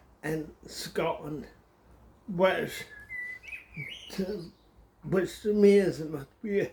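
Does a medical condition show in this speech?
Yes: cerebral palsy; speech difficulty.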